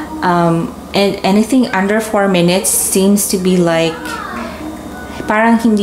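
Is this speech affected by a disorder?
No.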